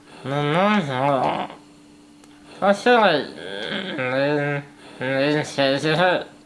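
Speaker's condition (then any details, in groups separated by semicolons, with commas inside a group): Spinal muscular atrophy type 1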